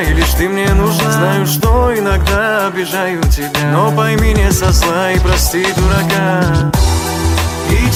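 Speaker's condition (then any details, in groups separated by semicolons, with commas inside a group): No condition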